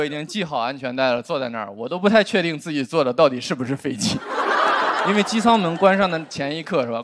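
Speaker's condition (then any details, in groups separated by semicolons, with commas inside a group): No condition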